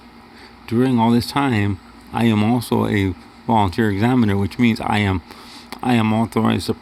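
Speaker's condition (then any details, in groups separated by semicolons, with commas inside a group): Cerebral palsy; wheelchair user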